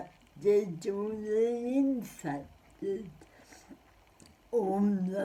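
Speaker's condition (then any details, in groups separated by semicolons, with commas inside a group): Cerebral palsy; spastic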